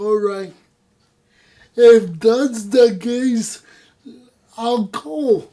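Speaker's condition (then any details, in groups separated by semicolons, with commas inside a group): Cerebral palsy; no voice control, unusual voice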